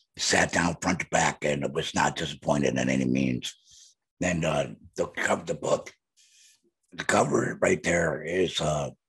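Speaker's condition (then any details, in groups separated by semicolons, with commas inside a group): Laryngectomy, voice prosthesis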